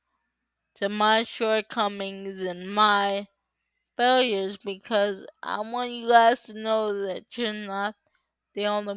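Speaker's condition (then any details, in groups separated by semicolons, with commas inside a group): Cerebral palsy; uses power wheelchair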